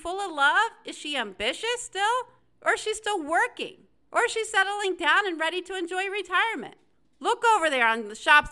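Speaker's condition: No condition

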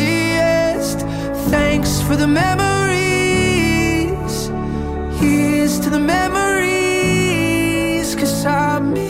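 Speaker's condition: No condition

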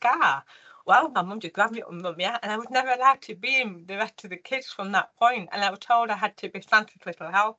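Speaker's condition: Profound deafness, congenital; about 5% hearing one ear

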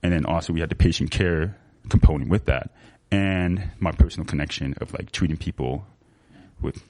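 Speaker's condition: Severe to profound hearing loss; congenital sensorineural, severe to profound right, moderate to severe left, diagnosed at 2.5 years; cochlear implant right ear, implant plus hearing aid left, hearing aids from 2.5 for ten years; lost many language skills from late diagnosis

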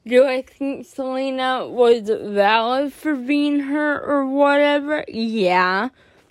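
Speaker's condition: Cerebral palsy; more jerking in class

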